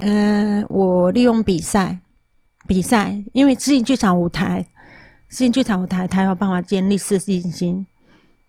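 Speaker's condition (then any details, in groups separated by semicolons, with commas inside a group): Moderate-to-severe hearing loss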